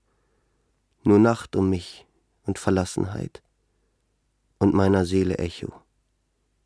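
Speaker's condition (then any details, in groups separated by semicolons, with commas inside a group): No condition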